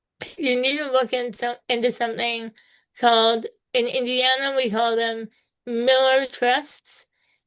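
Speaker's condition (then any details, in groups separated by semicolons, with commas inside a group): Spinal muscular atrophy type two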